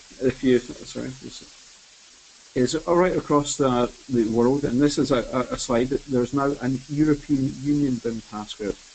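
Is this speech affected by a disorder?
No.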